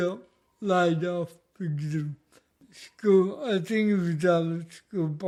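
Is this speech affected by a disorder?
Yes: cerebral palsy; speech noticeably affected.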